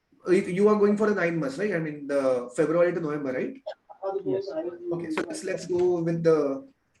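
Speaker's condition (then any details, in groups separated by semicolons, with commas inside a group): No condition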